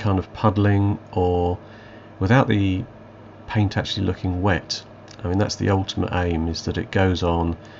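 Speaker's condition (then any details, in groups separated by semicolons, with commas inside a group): No condition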